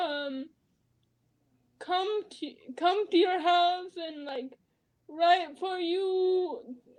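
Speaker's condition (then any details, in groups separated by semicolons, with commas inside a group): Cerebral palsy; spasticity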